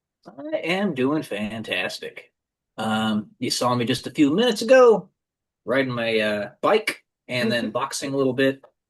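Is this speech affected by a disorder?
No.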